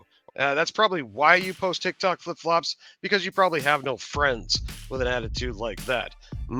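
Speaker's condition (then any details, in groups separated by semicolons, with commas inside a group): No condition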